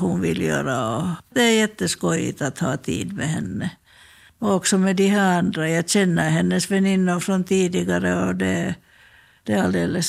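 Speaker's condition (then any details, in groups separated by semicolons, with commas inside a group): Parkinson's disease; very clumsy fumbling hands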